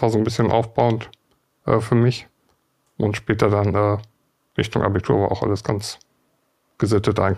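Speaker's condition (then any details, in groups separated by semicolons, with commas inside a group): Duchenne muscular dystrophy; age 27, earlier rehab stays with others with muscular dystrophy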